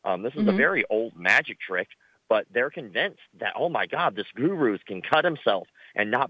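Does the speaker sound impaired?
Yes: cleft lip and palate; born with cleft lip and palate, many surgeries as a child, facial scars.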